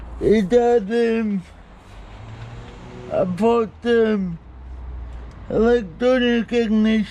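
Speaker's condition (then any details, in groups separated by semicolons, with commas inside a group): Cerebral palsy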